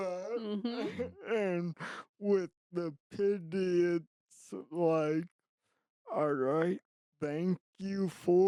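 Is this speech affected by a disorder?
Yes: traumatic brain injury; right-side ataxia or shaking.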